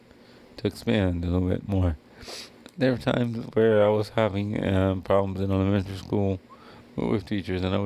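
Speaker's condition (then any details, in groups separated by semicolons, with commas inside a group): Cerebral palsy; wheelchair user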